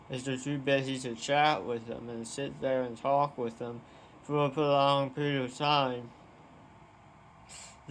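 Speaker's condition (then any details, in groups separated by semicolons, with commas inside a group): Tongue cancer surgery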